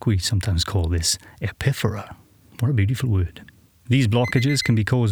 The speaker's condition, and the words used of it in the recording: No condition.